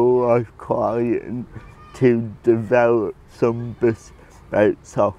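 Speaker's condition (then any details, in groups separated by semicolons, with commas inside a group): Cerebral palsy; predicted never to talk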